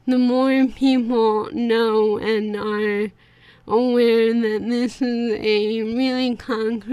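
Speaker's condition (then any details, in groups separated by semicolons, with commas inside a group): ALS; bulbar onset, minor ENT nose surgery; progressive, treatment slowing progression; impeded, more nasal speech, cognition intact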